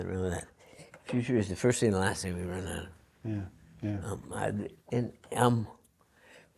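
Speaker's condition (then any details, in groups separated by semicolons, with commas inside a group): Parkinson's disease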